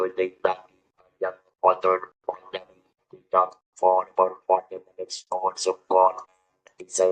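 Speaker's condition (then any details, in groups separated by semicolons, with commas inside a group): Throat cancer, electrolarynx user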